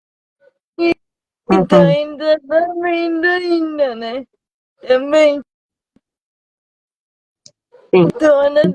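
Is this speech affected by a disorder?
Yes: cerebral palsy.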